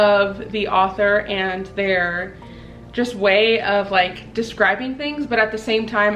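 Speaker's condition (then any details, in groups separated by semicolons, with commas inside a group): No condition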